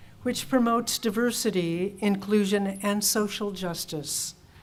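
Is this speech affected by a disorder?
No.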